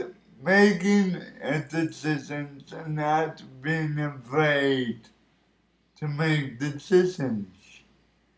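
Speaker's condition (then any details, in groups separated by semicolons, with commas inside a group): Cerebral palsy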